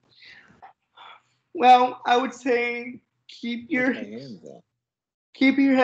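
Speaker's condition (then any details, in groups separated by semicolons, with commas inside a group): Cerebral palsy; third stage, wheelchair most of day; speech not impaired, sometimes hyperventilates when talking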